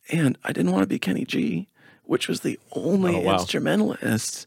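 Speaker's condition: Spasmodic dysphonia; worsened over years

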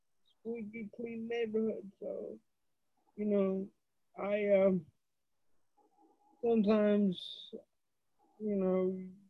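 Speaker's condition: Cerebral palsy; wheelchair user

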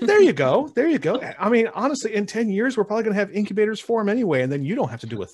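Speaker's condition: No condition

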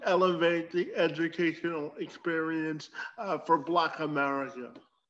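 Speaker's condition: Cerebral palsy; present from birth

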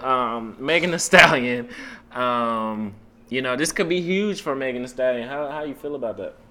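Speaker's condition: No condition

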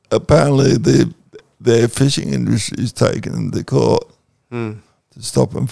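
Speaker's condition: Cerebral palsy

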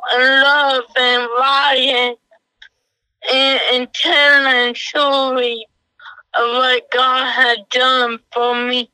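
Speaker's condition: Cerebral palsy; doctor told mother of diagnosis

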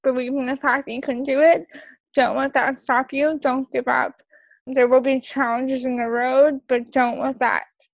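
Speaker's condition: Cerebral palsy; wheelchair use, onset before birth

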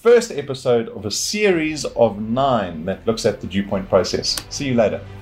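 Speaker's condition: No condition

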